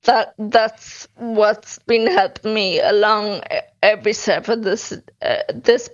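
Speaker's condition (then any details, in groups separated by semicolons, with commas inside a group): Friedreich's ataxia; drug treatment refused, campaigning for access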